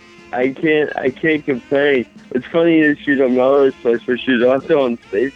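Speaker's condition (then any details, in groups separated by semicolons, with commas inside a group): Mild cerebral palsy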